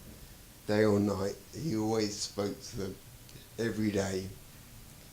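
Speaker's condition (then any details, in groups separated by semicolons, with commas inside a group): Traumatic brain injury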